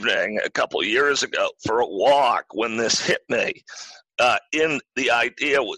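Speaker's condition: Spasmodic dysphonia; acquired in adulthood

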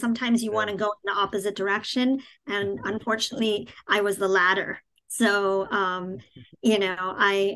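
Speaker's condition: Cleft palate, cleft palate without cleft lip

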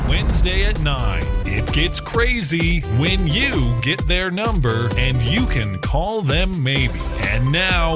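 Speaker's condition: No condition

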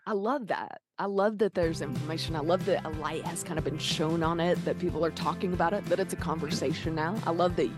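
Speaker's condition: No condition

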